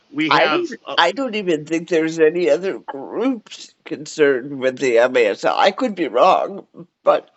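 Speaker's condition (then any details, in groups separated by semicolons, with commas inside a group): Cerebral palsy; cerebral palsy, wheelchair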